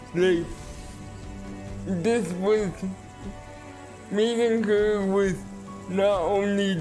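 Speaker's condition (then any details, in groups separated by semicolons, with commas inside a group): Cerebral palsy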